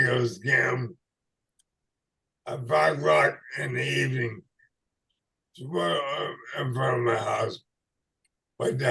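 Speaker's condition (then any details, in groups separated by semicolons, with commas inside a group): ALS/MND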